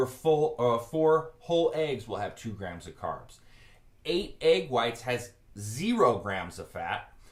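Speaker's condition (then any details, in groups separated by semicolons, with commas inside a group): No condition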